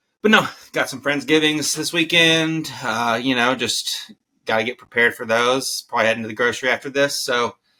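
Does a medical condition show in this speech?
No.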